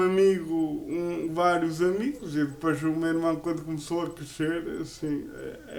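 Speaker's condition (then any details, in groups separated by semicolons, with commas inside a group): Cerebral palsy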